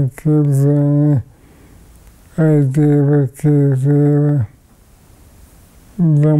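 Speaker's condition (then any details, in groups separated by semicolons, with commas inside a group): ALS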